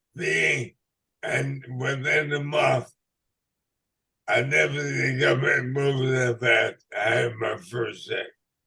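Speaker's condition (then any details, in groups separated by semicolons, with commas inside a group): ALS/MND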